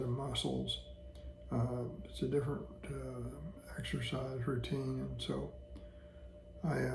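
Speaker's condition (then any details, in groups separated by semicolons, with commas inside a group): Parkinson's disease; ongoing voice problems, thick saliva, frequent swallowing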